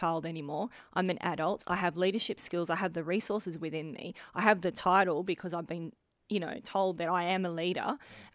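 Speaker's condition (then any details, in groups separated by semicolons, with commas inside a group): Bilateral cleft lip and palate; congenital bilateral, lip and palate did not fuse before birth, multiple hospital operations before school age; adult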